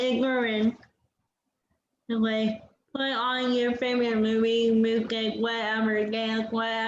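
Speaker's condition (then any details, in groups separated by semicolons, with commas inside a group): Cerebral palsy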